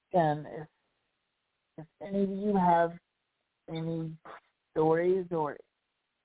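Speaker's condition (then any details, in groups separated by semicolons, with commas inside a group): Cerebral palsy; past challenges speaking up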